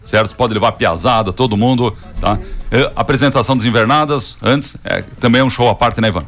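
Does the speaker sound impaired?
No.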